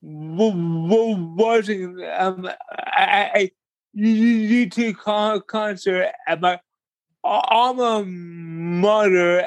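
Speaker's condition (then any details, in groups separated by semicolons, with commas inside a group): Cerebral palsy; talks slower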